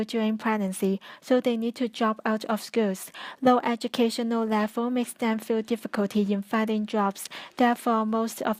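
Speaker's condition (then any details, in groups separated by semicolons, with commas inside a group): No condition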